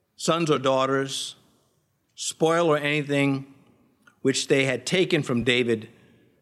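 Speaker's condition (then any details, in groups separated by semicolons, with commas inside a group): No condition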